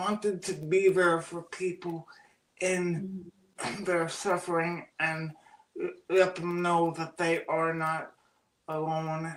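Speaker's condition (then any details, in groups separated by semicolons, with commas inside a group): Cerebral palsy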